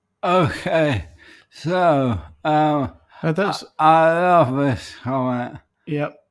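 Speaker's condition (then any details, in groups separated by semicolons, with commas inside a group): ALS; speech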